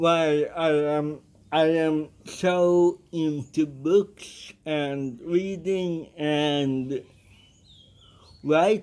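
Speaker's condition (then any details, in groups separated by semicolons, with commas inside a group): Cerebral palsy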